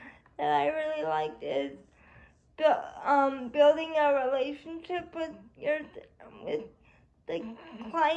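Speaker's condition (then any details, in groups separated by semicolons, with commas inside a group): Cerebral palsy; spastic quadriplegia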